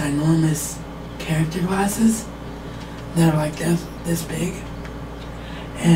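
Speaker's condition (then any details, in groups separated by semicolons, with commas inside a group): Cerebral palsy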